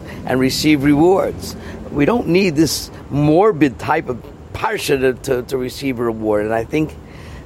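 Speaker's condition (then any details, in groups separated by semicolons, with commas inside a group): No condition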